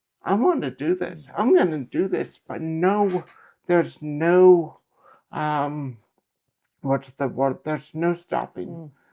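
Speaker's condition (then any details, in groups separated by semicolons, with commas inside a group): Cerebral palsy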